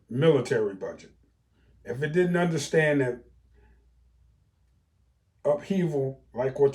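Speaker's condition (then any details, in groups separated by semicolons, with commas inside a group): No condition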